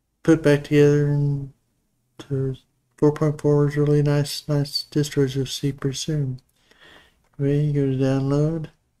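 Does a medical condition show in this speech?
Yes: Parkinson's disease.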